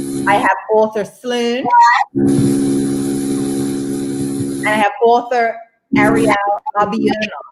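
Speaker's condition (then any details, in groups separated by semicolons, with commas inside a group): No condition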